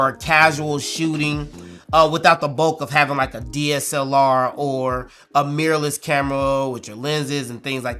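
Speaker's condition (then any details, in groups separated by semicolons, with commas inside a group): No condition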